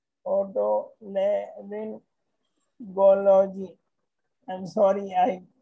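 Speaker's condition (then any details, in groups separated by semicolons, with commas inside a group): Motor neurone disease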